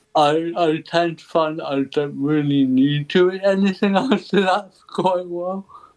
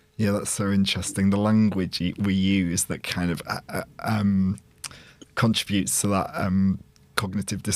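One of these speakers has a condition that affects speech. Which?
The first: cerebral palsy; ataxic type.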